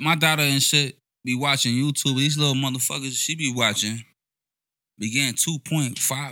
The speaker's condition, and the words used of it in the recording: No condition.